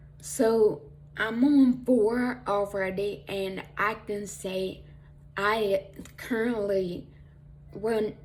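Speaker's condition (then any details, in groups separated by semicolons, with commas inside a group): Traumatic brain injury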